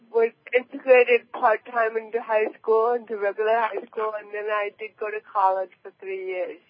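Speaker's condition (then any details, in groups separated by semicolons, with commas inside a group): Cerebral palsy; handwriting physically hard and slow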